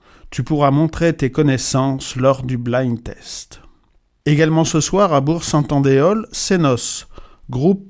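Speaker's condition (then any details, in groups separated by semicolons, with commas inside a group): No condition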